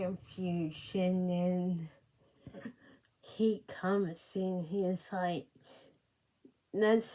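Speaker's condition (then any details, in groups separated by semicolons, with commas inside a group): Cerebral palsy; speech affected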